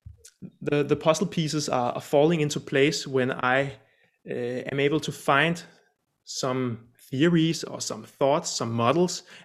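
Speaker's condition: No condition

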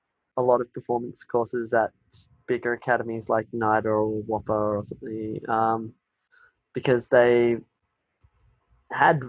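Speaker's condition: No condition

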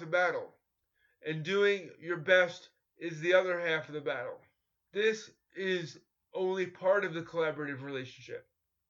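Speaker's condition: Cerebral palsy; coordination issues, uses crutches

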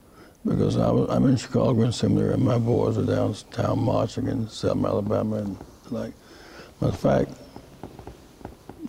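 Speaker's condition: Parkinson's disease; speech therapy

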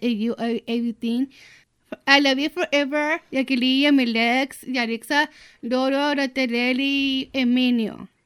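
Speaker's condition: Down syndrome; 24 years old; often answers for her

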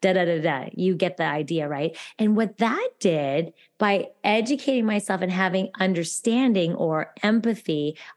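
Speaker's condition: No condition

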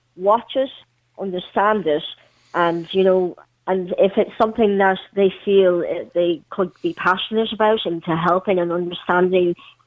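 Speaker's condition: Cleft palate; congenital

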